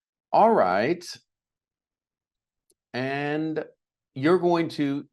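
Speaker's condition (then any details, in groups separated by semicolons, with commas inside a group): No condition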